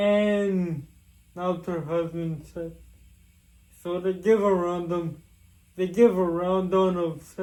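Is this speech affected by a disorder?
Yes: cerebral palsy; with developmental delay.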